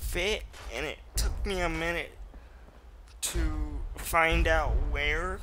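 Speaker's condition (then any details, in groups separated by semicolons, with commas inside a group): Cerebral palsy, mild; speech sometimes affected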